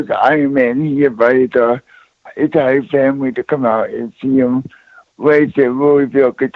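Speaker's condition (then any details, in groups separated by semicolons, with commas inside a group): Cerebral palsy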